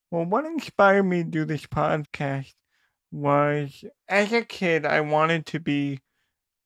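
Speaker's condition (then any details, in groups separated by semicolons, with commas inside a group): Cerebral palsy; draw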